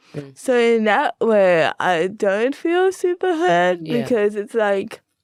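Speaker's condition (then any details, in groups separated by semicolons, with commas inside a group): Cerebral palsy, spastic quadriplegia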